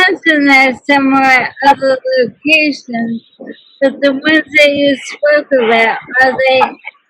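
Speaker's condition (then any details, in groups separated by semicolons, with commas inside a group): ALS; diagnosed two years ago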